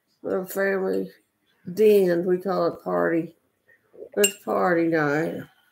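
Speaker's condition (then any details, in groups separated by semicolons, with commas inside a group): Cerebral palsy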